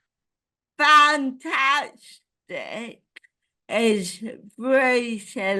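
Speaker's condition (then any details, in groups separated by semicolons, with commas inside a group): Cerebral palsy; ataxic type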